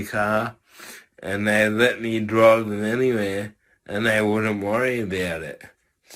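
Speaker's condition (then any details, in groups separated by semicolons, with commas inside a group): Cerebral palsy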